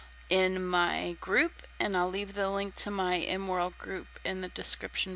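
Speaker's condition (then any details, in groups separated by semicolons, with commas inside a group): No condition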